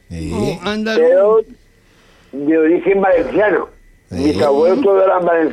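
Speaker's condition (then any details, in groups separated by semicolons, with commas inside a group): Down syndrome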